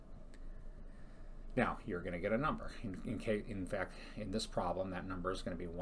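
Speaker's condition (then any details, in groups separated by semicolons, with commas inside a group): No condition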